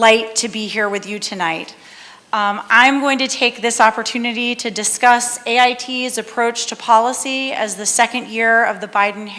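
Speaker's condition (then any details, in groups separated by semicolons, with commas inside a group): No condition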